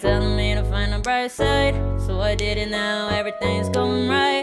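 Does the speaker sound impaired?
No.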